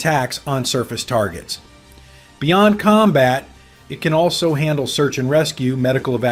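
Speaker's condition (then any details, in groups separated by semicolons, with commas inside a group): No condition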